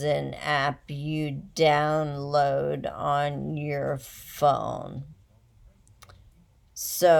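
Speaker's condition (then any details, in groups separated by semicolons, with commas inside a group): Essential tremor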